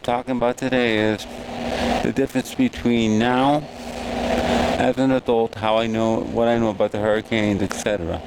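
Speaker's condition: Cerebral palsy

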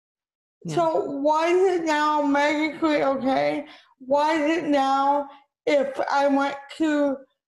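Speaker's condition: Cerebral palsy; diagnosed at age 2

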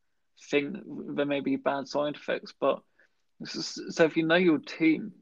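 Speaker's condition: Stammering; lifelong, delayed first word, severe in childhood, feared never speaking, taught sign symbols, weekly speech therapy first 10 years; worse with anxiety, avoids certain words, substitutes stammer-friendly words, pre-writes questions with stammer-friendly words; prolonged sounds

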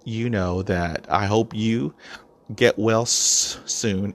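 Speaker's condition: Stuttering; prolonged sounds

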